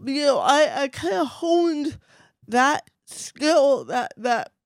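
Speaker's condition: Cerebral palsy, mild; voice affected

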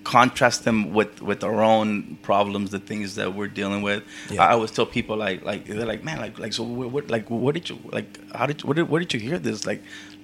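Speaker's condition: Stuttering; cause unknown; repeated sounds, repeated words

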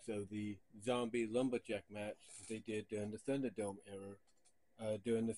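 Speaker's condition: No condition

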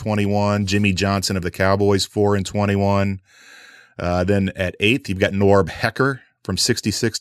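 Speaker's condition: No condition

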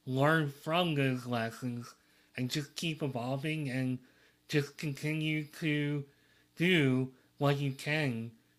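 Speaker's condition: Cleft lip and palate

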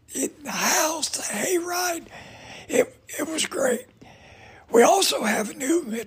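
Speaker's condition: Voice damage from cancer; raspy voice, ongoing cancer fight, age 72

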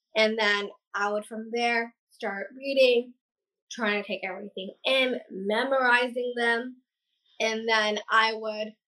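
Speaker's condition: Down syndrome; past speech therapy

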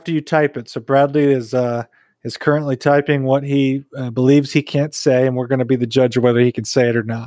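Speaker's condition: No condition

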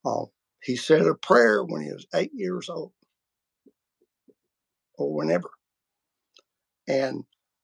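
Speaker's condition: Vocal cord surgery; multiple vocal cord surgeries

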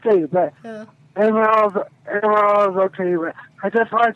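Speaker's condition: Cerebral palsy

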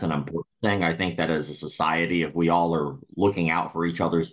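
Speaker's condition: Cleft lip and palate; still present

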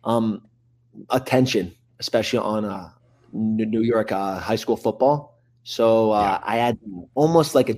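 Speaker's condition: Stutter; lifelong stutter since childhood, took 5 or 6 college public speaking courses; stutter not really showing now, per host; repeated sounds, prolonged sounds

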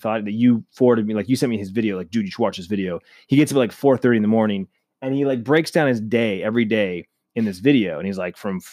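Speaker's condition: No condition

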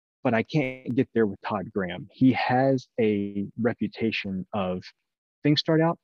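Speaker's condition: No condition

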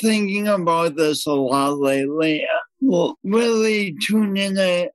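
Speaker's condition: Speech impediment from birth injury; pronounced speech impediment, difficulty saying word umbilical, voice differs noticeably, listeners need cues to understand

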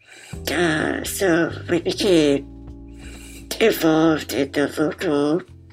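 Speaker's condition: Muscular dystrophy; diagnosed as toddler

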